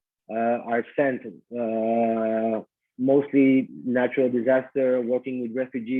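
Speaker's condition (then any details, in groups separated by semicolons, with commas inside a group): No condition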